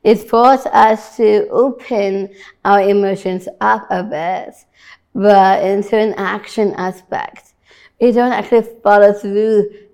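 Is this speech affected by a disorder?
Yes: Down syndrome.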